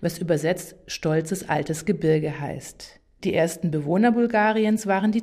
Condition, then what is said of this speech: None; typical speech.